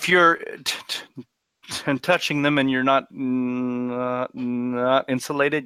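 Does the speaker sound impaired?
Yes: stutter; here blocks.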